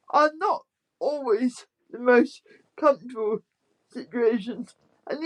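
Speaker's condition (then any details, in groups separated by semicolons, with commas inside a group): Spastic quadriplegic cerebral palsy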